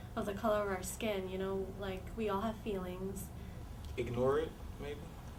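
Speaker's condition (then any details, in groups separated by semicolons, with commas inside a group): No condition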